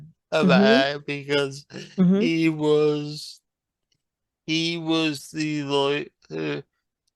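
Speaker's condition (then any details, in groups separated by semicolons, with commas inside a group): Traumatic brain injury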